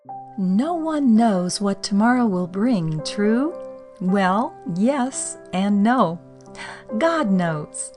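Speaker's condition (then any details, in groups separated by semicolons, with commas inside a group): No condition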